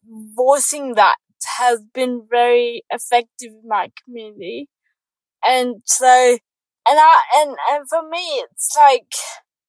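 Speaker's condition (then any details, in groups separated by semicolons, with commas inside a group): Cerebral palsy; congenital cerebral palsy, born in New Zealand, moved to Australia on doctors' advice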